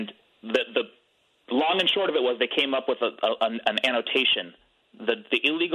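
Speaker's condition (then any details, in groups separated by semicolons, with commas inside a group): No condition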